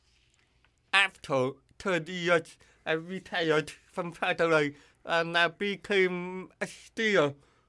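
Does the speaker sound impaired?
Yes: hearing loss with cochlear implant; cannot judge own voice, distorted when yelling at high volume, relies on others' volume feedback.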